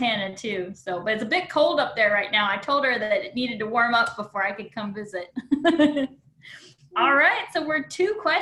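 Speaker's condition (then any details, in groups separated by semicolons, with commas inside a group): No condition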